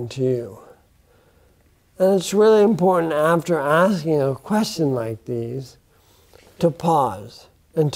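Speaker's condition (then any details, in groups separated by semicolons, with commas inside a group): Bulbar onset ALS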